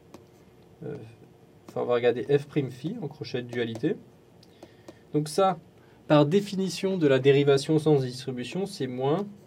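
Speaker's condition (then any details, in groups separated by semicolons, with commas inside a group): No condition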